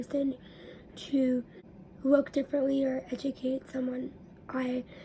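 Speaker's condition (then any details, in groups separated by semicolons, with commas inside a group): Cerebral palsy; spastic diplegia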